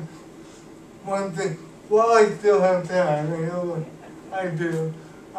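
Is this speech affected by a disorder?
Yes: cerebral palsy; cannot walk, uses wheelchair.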